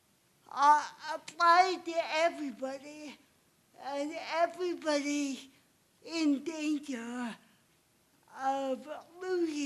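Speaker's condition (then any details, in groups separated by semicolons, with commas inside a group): Cerebral palsy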